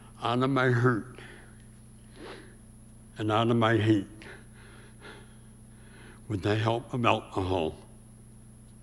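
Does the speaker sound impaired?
Yes: severe speech impediment; about age 84.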